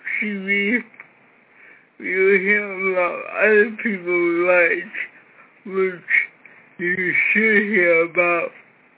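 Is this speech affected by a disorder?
Yes: cerebral palsy, severe.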